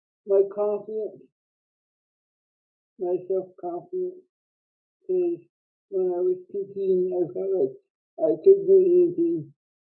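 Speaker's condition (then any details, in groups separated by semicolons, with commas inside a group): Cerebral palsy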